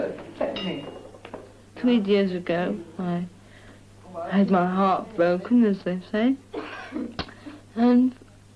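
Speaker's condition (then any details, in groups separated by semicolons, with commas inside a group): Cerebral palsy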